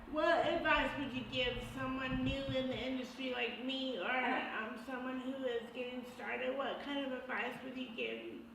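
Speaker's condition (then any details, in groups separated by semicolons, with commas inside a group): Cerebral palsy; from birth, born premature; mild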